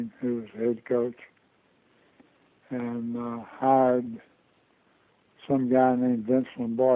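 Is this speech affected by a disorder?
Yes: Parkinson's disease.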